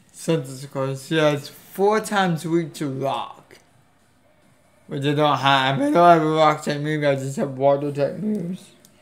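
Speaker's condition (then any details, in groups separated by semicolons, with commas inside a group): Cerebral palsy; affects legs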